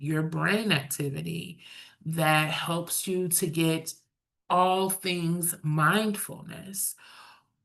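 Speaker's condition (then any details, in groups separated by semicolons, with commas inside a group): No condition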